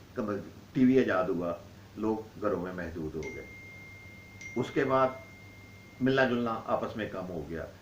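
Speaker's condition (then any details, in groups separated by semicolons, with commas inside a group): No condition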